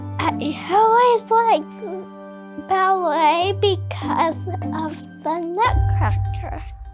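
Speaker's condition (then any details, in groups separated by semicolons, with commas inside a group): Friedreich's ataxia; weakness on both sides; onset 18 months old, progressing, worsening stability, more dependent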